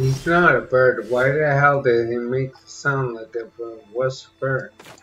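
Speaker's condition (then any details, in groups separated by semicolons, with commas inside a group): Multiple sclerosis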